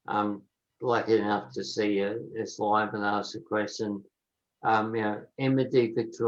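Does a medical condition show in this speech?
Yes: motor neurone disease.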